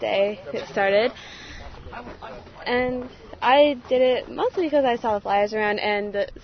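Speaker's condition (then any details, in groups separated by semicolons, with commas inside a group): No condition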